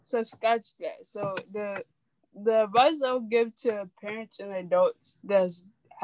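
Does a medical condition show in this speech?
Yes: cerebral palsy; affects muscles and body movements.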